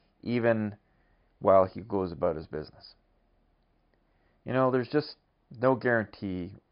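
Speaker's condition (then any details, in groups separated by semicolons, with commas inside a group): No condition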